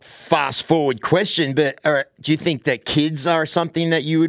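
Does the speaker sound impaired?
No.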